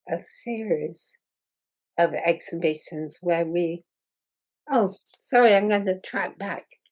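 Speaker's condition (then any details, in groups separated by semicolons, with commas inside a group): Muscular dystrophy; progressive muscle wasting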